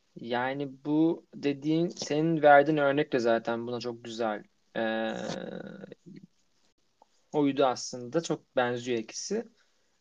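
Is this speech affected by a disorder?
No.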